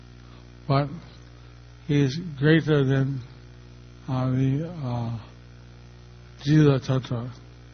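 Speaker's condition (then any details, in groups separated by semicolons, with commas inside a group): Stroke; not so easy to speak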